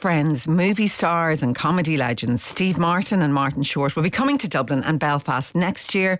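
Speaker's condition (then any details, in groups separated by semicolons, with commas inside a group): No condition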